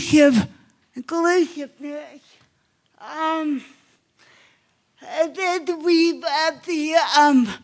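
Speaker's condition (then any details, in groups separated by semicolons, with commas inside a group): Cerebral palsy; obvious speech impairment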